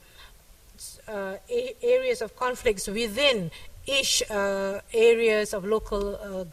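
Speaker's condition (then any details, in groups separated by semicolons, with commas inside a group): No condition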